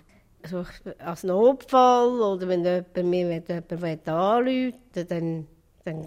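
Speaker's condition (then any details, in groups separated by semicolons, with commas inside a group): Down syndrome; trisomy 21, present from birth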